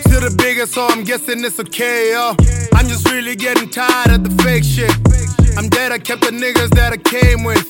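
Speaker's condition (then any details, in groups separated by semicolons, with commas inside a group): No condition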